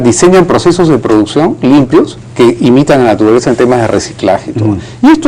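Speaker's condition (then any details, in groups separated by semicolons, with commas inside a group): No condition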